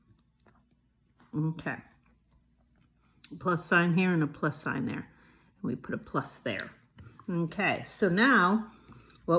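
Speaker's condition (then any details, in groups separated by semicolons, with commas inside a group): No condition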